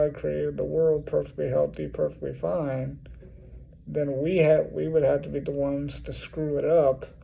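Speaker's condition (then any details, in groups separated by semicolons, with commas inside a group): Cerebral palsy; has had speech therapy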